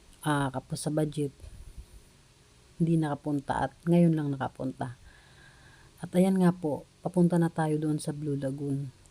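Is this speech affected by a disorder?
No.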